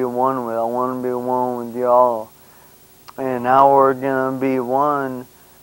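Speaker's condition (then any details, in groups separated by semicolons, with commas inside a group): Brain injury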